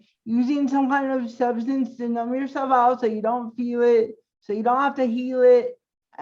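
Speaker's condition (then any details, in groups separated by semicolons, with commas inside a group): Cerebral palsy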